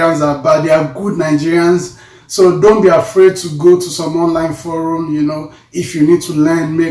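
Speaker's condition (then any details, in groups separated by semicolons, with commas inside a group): No condition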